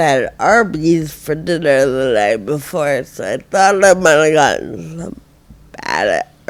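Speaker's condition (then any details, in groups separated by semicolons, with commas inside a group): Friedreich ataxia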